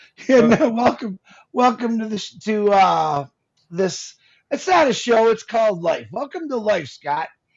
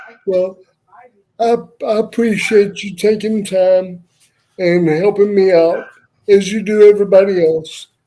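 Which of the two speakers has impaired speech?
The second: cerebral palsy; wheelchair user.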